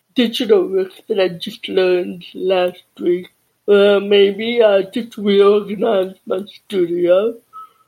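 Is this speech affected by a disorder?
Yes: cerebral palsy and deafness.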